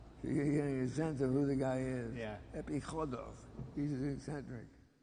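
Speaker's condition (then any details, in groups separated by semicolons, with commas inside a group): Parkinson's disease; diagnosed 20 years ago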